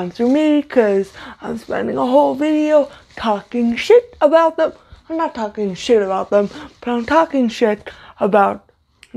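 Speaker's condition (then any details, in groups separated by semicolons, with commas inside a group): Cerebral palsy, severe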